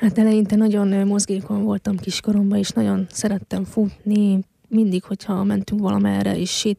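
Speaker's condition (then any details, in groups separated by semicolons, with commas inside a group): Hearing loss since infancy; congenital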